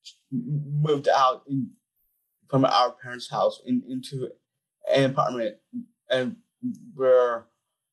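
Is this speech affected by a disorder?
Yes: Down syndrome; public speaker.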